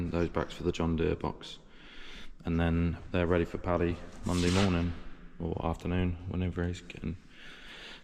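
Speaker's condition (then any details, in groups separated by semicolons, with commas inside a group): No condition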